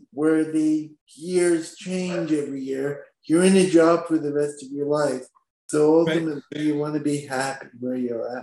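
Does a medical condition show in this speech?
Yes: spastic quadriplegic cerebral palsy; from birth, born at 27 weeks gestation, now 23 years old.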